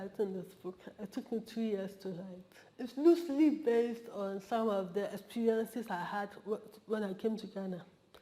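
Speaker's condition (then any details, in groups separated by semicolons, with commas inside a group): Cerebral palsy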